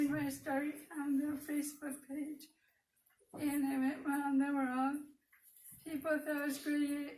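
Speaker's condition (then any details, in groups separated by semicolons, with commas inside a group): Cerebral palsy; processing disorder, wears FM system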